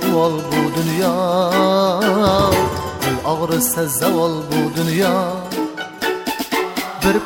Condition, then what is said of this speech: None; typical speech.